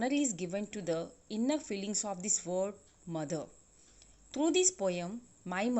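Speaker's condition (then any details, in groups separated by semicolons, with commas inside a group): No condition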